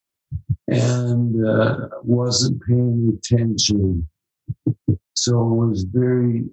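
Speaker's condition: ALS; cramping, spasticity, fasciculations from about 5 years ago, onset age 53, throat worst, legs minimally affected; lost 12 to 39% breathing capacity, saliva into lungs, cough, stem cells, ozone IV, hyperbaric oxygen; slurred speech, lost deep resonating radio voice, throat badly affected

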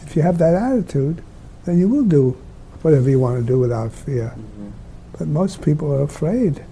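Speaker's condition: Lou Gehrig's disease; ALS, terminal, onset mid-70s, early tiring walking half block, two years diagnosis to death, lost walking, standing, self-care; speech difficult but still possible, able to speak until nearly the end

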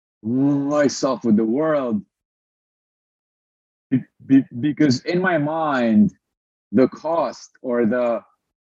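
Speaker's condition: Stutter; stutter since birth in Lebanon, speaking disability, breathing technique partly controls it, Toastmasters practice; stutters openly during interview, experienced public speaker; audible stutter, pauses may sound like internet lag; repeated sounds

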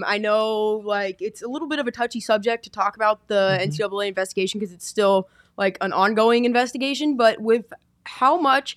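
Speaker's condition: No condition

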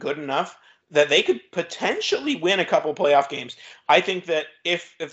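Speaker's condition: No condition

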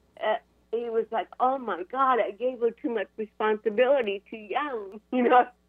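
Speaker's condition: Cerebral palsy; from infancy, diagnosed at UCLA, spinal cord surgery C1 to C7, titanium neck limits looking up

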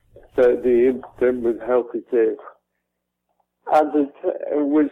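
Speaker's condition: Cerebral palsy; present from birth

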